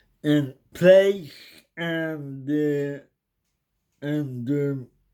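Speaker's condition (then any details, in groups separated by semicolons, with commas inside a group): Cerebral palsy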